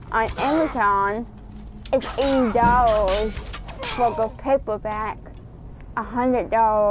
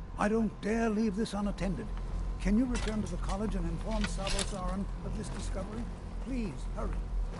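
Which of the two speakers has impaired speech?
The first: cerebral palsy.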